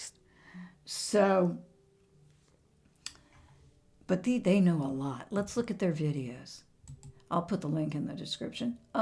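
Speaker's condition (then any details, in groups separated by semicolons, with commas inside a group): No condition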